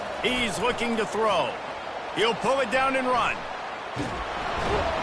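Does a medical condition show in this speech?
No.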